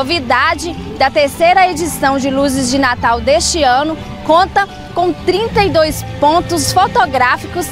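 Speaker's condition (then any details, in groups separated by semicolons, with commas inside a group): No condition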